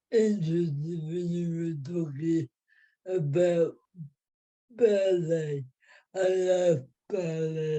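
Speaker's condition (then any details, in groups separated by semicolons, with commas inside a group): Cerebral palsy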